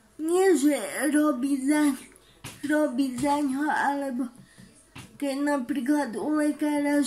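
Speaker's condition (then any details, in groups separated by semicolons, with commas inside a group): Cerebral palsy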